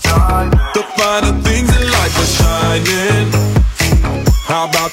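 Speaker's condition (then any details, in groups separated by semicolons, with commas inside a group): No condition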